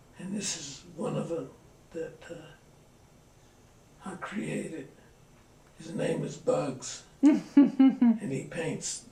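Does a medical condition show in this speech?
Yes: Parkinson's; slowing down.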